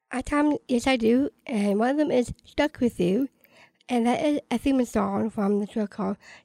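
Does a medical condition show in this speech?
Yes: Down syndrome.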